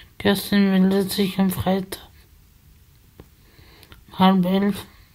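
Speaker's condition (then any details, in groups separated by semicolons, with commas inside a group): Spasticity from birth; multiple sclerosis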